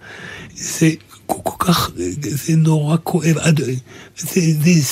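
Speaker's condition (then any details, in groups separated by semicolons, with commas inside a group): Aphasia; completed rehabilitation at Beit Loewenstein, considered outstanding graduate; writing and speaking both a struggle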